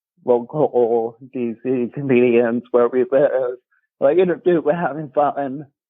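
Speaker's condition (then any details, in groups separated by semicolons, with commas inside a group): Muscular dystrophy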